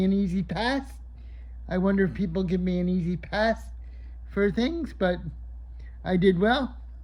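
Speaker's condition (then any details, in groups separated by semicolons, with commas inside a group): Cerebral palsy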